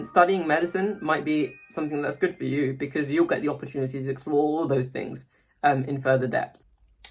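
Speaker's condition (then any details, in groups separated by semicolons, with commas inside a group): No condition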